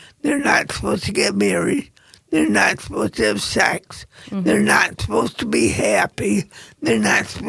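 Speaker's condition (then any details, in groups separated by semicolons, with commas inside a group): Cerebral palsy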